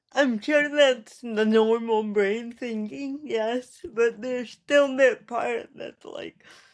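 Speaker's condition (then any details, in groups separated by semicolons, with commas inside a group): Mixed type cerebral palsy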